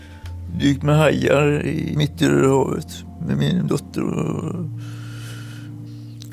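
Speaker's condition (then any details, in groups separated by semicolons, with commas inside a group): Atypical Parkinson's; very rare form, onset with finger tremor, fluctuating hand movement control; sometimes unable to get out of bed, body freezes, increasingly stiff, daily strength and flexibility training; sudden slurring mid-conversation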